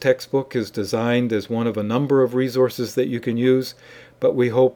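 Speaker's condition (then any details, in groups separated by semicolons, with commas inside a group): No condition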